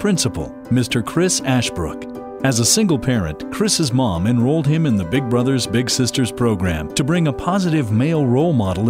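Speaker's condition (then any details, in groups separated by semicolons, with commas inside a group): No condition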